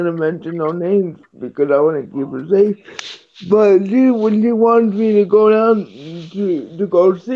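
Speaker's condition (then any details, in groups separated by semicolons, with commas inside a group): Cerebral palsy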